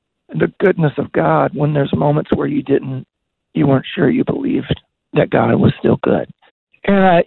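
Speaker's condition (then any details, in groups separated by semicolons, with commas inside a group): Voice disorder; progressive voice disorder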